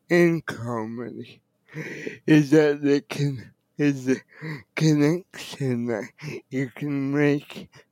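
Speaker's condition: Cerebral palsy; wheelchair user

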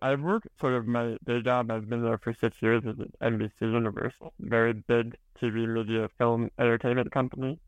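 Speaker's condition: Spinal muscular atrophy

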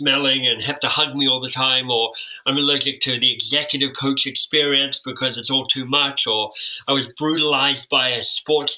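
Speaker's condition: Cleft lip and palate; orthodontic treatment

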